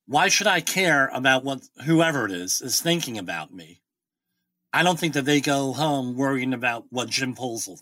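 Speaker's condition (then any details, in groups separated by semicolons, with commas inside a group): Bilateral cleft lip and palate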